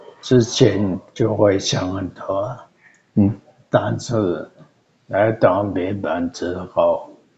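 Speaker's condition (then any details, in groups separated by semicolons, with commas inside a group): Cerebellar atrophy; sudden onset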